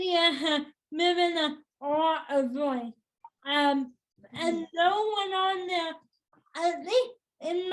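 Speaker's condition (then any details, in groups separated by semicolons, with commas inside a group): Cerebral palsy; speech may be hard to understand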